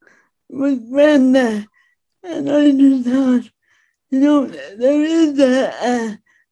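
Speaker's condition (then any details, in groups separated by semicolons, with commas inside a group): Speech impediment; disabled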